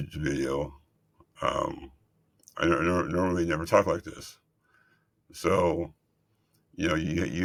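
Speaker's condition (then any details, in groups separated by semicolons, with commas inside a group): Multiple system atrophy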